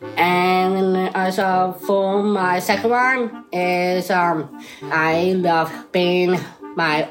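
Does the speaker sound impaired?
Yes: Down syndrome; congenital, extra chromosome, body and brain develop differently; adult, age 31.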